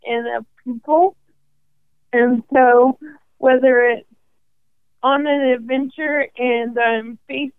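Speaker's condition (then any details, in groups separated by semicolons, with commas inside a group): ALS; about 5.5 years since diagnosis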